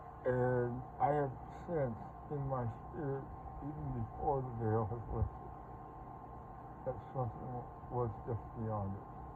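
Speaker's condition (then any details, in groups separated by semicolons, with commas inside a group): Parkinson's; speech impediment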